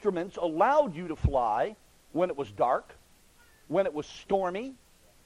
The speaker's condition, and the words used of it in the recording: None; typical speech.